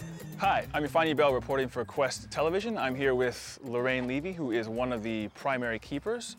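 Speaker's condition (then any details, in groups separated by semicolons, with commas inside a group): No condition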